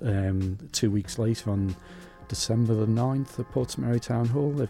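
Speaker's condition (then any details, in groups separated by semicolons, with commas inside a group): No condition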